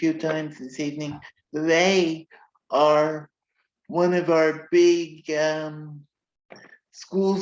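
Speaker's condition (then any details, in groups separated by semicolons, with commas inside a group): Cerebral palsy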